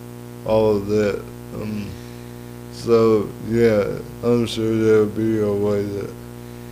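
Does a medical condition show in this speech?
Yes: cerebral palsy; lifelong.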